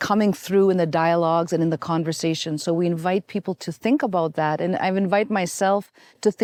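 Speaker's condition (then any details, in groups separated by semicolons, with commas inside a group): No condition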